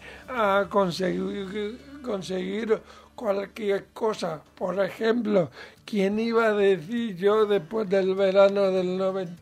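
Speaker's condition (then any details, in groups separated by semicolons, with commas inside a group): Cerebral palsy, mild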